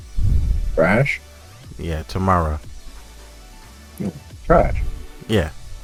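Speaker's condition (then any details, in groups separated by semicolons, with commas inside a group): No condition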